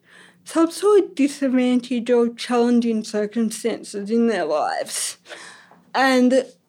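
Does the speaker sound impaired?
Yes: ataxic cerebral palsy; crutches outside.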